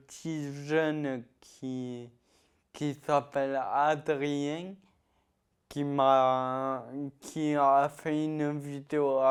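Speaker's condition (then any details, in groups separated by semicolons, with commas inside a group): Ataxia-telangiectasia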